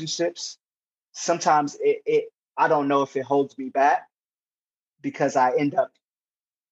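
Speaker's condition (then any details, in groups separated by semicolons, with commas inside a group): Stuttering; sometimes stutters, freezes up, starts sentences then holds them back; repeated words, prolonged sounds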